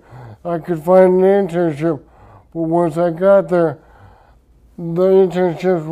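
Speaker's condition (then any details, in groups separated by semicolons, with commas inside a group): Traumatic brain injury; speech affected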